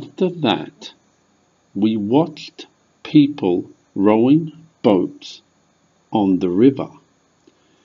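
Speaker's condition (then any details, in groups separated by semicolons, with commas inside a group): No condition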